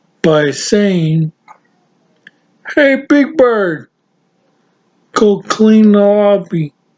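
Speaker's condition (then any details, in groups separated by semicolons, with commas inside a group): Severe traumatic brain injury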